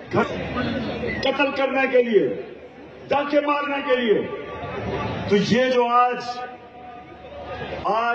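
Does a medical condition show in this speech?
No.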